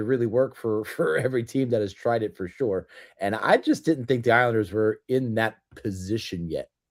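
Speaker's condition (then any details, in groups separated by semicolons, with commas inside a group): No condition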